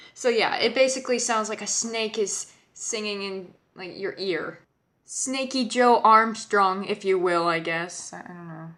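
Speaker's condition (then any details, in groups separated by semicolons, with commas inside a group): No condition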